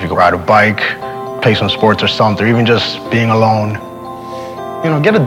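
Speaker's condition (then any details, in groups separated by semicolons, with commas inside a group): No condition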